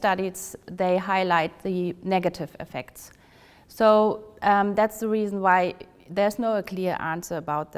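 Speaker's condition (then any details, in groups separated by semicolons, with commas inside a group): No condition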